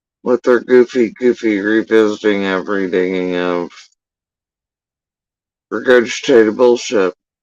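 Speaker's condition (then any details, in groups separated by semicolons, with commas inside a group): Facial paralysis after surgery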